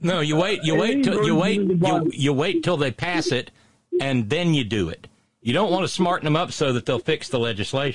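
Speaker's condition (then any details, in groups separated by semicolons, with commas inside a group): No condition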